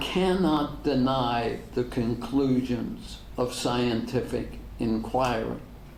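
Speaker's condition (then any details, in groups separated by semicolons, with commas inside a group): ALS; degenerative; diagnosed ten years ago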